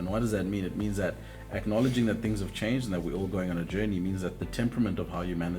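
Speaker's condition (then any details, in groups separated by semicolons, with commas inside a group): No condition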